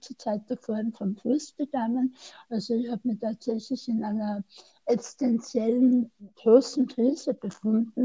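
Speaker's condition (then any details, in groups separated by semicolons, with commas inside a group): Tongue cancer surgery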